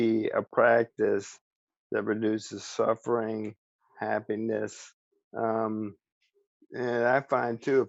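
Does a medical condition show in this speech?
Yes: ALS; speech still preserved.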